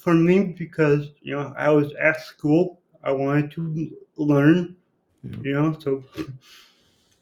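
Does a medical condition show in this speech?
Yes: cerebral palsy; from birth complication, born without pulse or breathing and revived, diagnosed near age one; completely self-sufficient, lives alone, relearned walking, femur and right ankle surgery at eight, repeat surgery expected.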